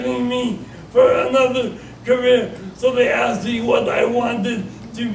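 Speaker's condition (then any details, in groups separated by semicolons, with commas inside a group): Traumatic brain injury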